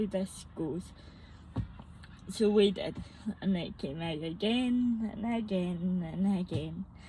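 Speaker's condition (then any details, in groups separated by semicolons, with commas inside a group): Cerebral palsy; birth injury, weaker muscles; mild to moderate, badly torn muscles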